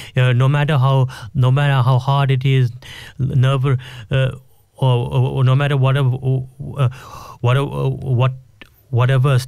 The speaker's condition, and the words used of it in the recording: Stuttering. Or the way I talk without expression, something like that, or maybe sometimes with facial tics, so looking nervous, those things.